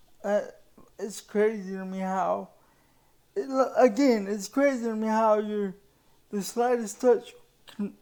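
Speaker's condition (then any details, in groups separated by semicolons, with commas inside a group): Cerebral palsy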